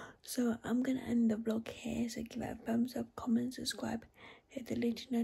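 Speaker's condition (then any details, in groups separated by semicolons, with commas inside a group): Cerebral palsy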